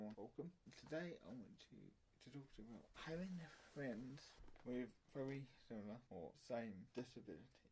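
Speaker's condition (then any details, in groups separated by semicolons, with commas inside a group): Cerebral palsy, mild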